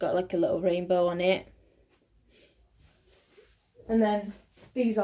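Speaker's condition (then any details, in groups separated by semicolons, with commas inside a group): No condition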